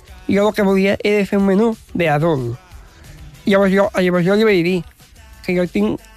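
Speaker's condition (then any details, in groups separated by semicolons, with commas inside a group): Down syndrome; genetic condition, told by parents in early childhood, understood gradually while growing up; adult; communicates clearly, less nervous than many guests, per host; practised structuring ideas through video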